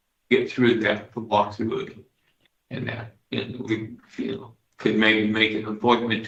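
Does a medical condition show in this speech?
Yes: Parkinson's disease.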